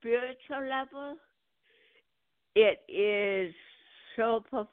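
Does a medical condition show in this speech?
Yes: cerebral palsy; birth onset.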